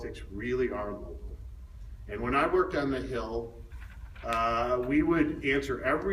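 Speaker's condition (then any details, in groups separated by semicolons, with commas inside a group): No condition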